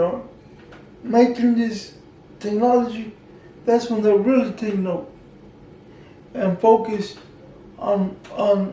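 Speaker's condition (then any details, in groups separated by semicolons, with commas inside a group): Cerebral palsy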